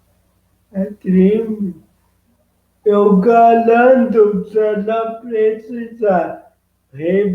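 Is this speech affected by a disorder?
Yes: cerebral palsy; present from birth.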